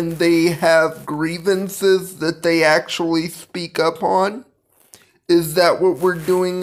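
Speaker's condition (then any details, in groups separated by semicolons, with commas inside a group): Cerebral palsy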